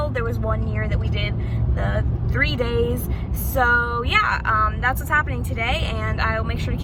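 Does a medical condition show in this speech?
No.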